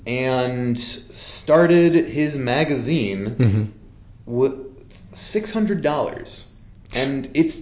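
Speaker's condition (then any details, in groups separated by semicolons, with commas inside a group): No condition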